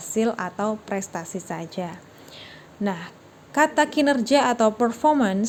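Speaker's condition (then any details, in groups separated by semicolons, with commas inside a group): No condition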